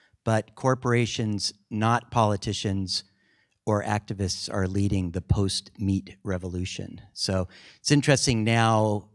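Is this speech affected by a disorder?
No.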